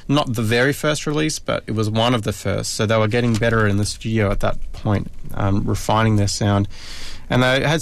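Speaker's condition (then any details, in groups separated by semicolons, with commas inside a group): No condition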